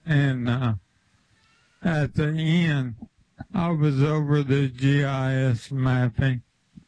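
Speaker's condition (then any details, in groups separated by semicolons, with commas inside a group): ALS; limb onset, left hand weakness first, spread through left arm, slight right leg symptoms; progressive, diagnosed at Duke after exclusion testing, three neurologists, physical therapy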